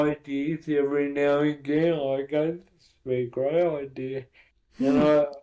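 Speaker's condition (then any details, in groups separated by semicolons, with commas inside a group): Cerebral palsy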